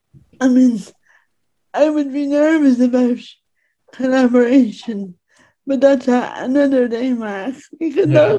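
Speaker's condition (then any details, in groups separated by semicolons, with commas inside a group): Speech impediment; disabled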